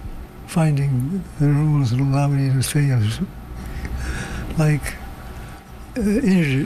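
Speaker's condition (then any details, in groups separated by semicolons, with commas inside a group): Parkinson's disease; no hand tremor, no hand or foot problems, atypical in that respect; progressing, slow movements, on medication, physical function largely kept, no stoop or freezing, some confusion; harder to hear recently, word-finding difficulty worse when tired, loses thread, trouble finishing sentences, avoids hard words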